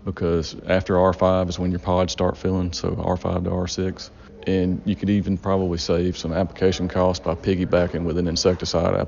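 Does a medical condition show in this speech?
No.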